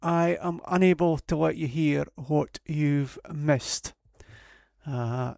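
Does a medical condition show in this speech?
No.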